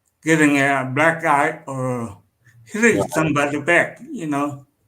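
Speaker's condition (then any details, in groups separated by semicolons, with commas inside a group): Cerebral palsy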